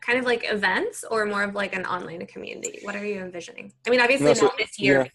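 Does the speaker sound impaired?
No.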